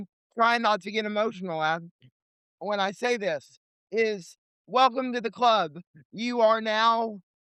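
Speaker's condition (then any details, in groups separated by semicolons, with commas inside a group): Cerebral palsy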